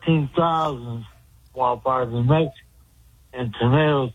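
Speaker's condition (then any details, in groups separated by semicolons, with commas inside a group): Speech impediment; calling in by phone to read news; host asks him to get coffee and try again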